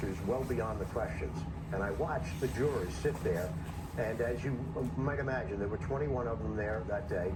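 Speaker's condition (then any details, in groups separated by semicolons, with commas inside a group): No condition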